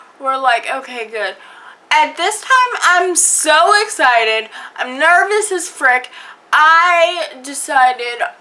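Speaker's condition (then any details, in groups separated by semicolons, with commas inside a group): Cerebral palsy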